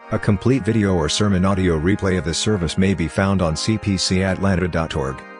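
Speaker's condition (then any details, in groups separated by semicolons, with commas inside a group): No condition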